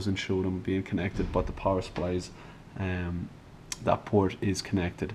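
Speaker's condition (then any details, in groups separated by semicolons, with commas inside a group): No condition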